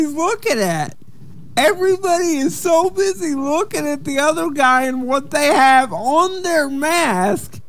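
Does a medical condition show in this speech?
Yes: cerebral palsy; wheelchair user.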